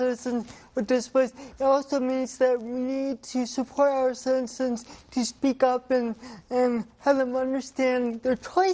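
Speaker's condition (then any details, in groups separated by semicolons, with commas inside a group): Cerebral palsy; talking impacted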